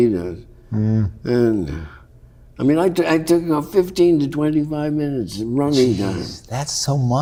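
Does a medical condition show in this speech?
Yes: Parkinson's; worsening, often debilitating.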